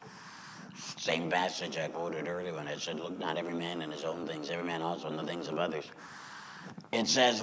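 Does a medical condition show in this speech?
Yes: laryngectomy; says used to serve God with voice.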